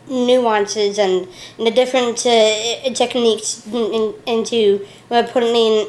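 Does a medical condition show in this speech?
Yes: Down syndrome; lifelong, three copies of the 21st chromosome; age 34.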